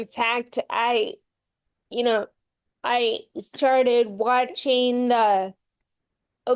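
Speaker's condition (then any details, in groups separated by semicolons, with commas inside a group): Friedreich's ataxia; progressive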